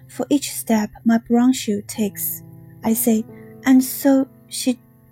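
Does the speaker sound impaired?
No.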